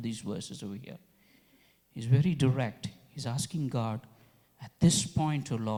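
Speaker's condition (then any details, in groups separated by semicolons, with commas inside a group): No condition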